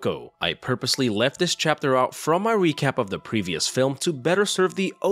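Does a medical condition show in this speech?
No.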